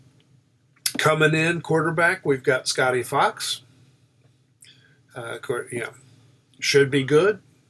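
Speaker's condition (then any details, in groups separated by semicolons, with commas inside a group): No condition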